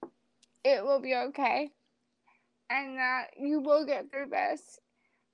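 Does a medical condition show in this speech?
Yes: cerebral palsy; lifelong, wheelchair user, able to stand only with someone supporting weight; uses wheelchair.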